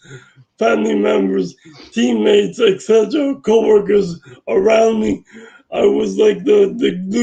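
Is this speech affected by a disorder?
Yes: brain injury.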